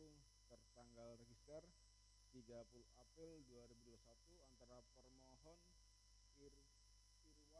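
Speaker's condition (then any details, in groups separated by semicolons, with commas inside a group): No condition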